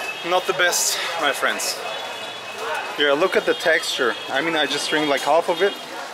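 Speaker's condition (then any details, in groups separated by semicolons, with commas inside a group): No condition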